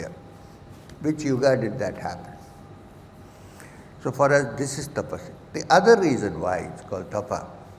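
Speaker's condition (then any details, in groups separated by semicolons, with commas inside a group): No condition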